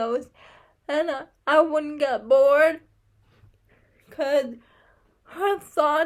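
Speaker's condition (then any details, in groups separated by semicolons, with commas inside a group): Cerebral palsy; uses wheelchair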